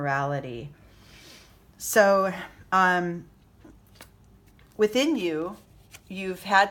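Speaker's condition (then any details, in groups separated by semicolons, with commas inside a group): No condition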